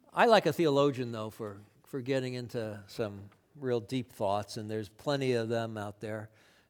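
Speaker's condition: No condition

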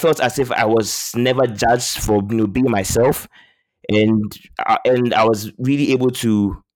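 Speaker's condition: Stammer; stammer since childhood, really bad growing up, one year of speech therapy as adult; two speech therapy courses in past year, weekly Toastmasters public speaking practice, openly discloses stammer; repeats or blocks on some words, fluency improved over time; repeated words, prolonged sounds

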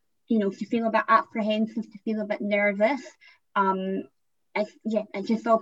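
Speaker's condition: Cleft palate, Van der Woude syndrome; condition transcribed as Vanderbilt, congenital cleft palate, lip pits; often not understood by new people, cannot say s sounds, stutters or says nothing when flustered

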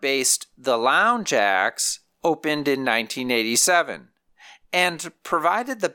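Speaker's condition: No condition

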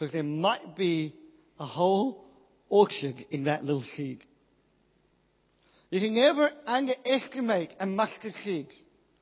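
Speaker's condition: Cleft palate, Pierre Robin syndrome

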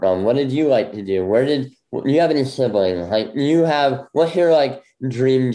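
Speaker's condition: Bilateral cleft lip; congenital bilateral

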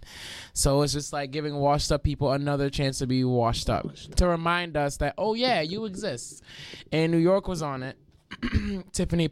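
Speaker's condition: No condition

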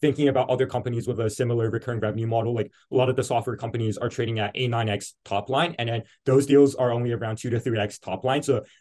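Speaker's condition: No condition

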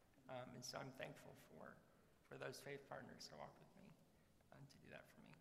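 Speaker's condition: Muscular dystrophy

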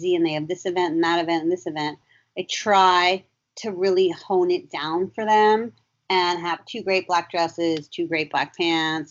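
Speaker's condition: No condition

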